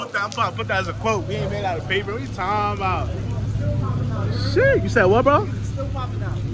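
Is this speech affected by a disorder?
No.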